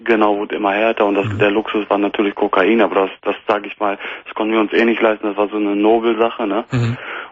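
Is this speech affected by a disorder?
No.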